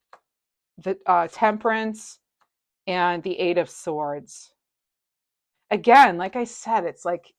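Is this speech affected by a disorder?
No.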